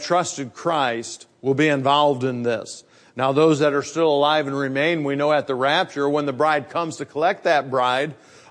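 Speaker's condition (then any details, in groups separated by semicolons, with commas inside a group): No condition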